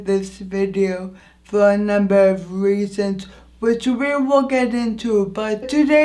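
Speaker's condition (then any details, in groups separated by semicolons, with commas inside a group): Anoxic brain injury; injury affects voice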